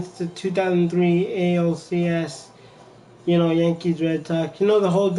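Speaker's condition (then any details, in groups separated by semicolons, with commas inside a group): Cerebral palsy; from birth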